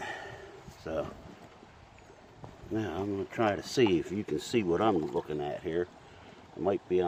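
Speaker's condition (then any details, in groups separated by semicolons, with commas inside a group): No condition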